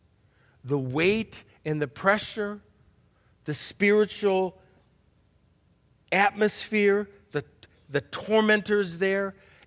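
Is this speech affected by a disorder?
No.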